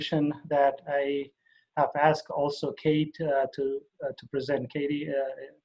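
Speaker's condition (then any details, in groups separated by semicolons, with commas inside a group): No condition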